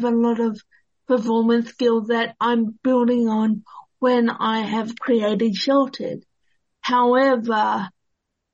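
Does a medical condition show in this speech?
Yes: cerebral palsy; poor balance.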